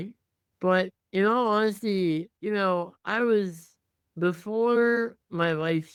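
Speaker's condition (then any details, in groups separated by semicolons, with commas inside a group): Muscular dystrophy; tracheostomy for breathing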